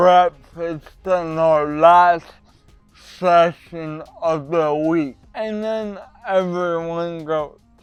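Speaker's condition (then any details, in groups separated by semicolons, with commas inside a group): Cerebral palsy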